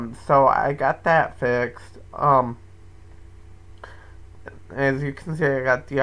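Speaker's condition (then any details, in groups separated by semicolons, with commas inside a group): Cerebral palsy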